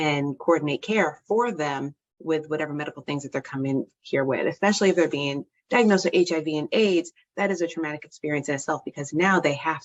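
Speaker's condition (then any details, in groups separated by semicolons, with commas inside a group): No condition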